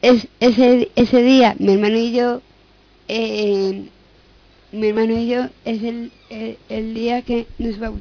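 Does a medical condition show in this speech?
Yes: Down syndrome; member of Fundación Síndrome de Down de Madrid; reads news item aloud on live radio.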